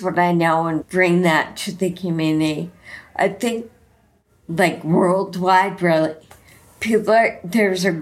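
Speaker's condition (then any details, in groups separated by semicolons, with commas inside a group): Friedreich's ataxia; slurred speech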